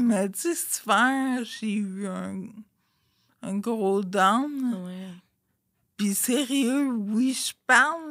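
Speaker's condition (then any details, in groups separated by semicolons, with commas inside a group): Friedreich's ataxia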